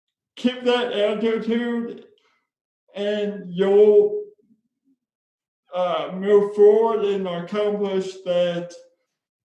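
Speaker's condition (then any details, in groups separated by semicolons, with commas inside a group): Spastic cerebral palsy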